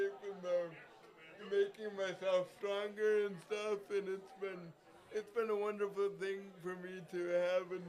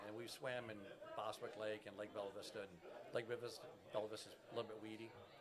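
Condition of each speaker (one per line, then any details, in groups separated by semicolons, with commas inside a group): Cerebral palsy; severe cerebral palsy, affects walking, lifelong physical therapy; conductive learning therapy, therapeutic horseback riding
No condition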